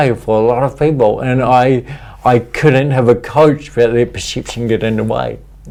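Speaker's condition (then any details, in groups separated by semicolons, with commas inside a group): Cerebral palsy; speech impediment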